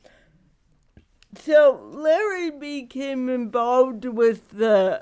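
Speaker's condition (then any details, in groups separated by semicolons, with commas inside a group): Cerebral palsy; wears down with age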